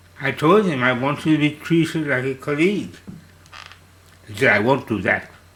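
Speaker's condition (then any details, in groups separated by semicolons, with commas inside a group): Slurred speech from poisoning; hypersalivation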